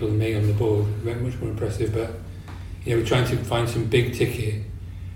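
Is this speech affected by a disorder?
Yes: Parkinson's disease; quieter, mumbles a lot, new since onset.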